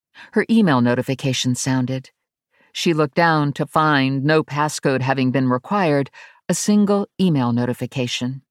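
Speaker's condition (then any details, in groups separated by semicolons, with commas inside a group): No condition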